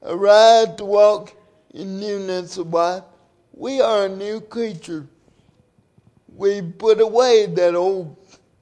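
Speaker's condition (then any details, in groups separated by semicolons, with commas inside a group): Cerebral palsy; 37 years since onset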